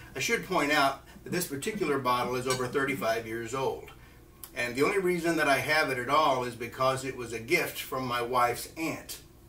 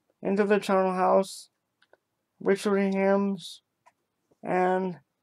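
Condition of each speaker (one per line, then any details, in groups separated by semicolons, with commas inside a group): No condition
Cerebral palsy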